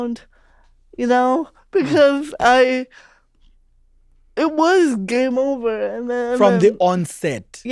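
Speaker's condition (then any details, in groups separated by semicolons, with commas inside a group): Cerebral palsy; speech sounds unusual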